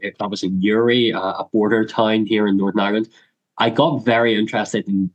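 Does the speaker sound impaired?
Yes: cleft lip and palate; congenital.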